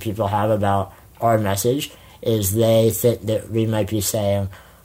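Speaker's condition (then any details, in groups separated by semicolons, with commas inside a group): Spinal muscular atrophy; congenital, wheelchair for most of life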